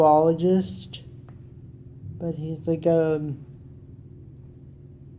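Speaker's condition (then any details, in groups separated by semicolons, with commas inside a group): Cerebral palsy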